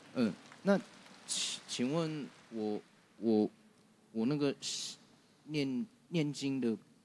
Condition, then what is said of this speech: Stuttering. 讲两句就要停下来了，啊！如果感谢大慈大悲，听得懂吗？叫你讲就讲出来了。